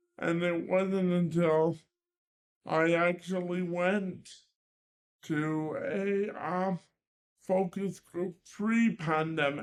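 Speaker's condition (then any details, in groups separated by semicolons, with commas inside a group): Cerebral palsy; limited hand dexterity; uses wheelchair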